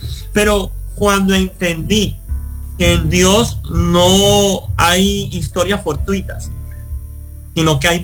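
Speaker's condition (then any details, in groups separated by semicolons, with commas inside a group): Cleft lip and palate; congenital cleft lip and complete cleft palate, no palatal bone, nasal passages joined, seven surgeries; nasal passage still open after seven surgeries; born with no chance of speaking, now speaks, speaks a lot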